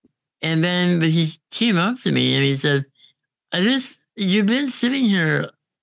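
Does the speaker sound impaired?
Yes: congenital muscular dystrophy; diagnosed at 6 months, chronically physically disabled, doctor predicted inability to thrive; uses ventilator, goes out downtown independently with ventilator.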